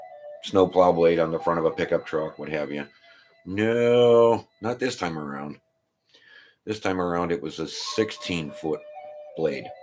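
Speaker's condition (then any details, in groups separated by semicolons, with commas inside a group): No condition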